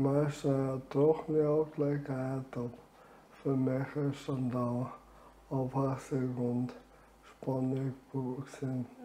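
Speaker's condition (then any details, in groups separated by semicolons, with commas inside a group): Amyotrophic lateral sclerosis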